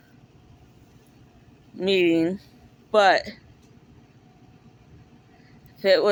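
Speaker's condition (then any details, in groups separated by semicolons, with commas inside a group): Cerebral palsy; speaks differently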